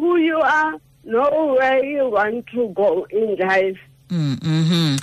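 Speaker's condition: Cerebral palsy; affects speech

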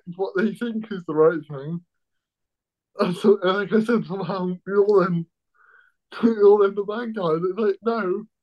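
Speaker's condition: Cerebral palsy

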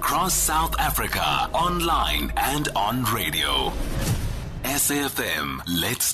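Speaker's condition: No condition

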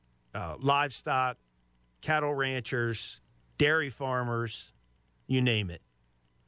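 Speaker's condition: No condition

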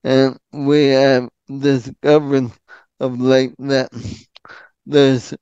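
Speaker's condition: ALS; frequent throat clearing, frequent hesitation fillers, speaks in full sentences

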